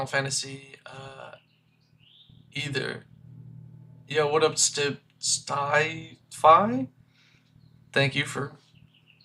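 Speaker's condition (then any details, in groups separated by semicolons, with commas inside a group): No condition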